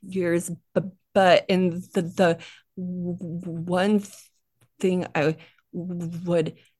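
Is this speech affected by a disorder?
Yes: stuttering; stutter since childhood, more severe when younger, quiet child avoiding speaking, NSA workshop in Fort Lauderdale; still stutters, no problems communicating at work, growing confidence; more comfortable the more people spoken to, sound repetitions; here repeated sounds, repeated words.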